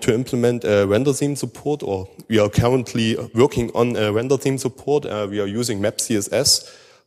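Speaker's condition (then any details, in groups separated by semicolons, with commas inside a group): No condition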